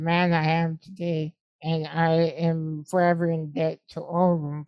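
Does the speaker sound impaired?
Yes: spinal muscular atrophy type 2.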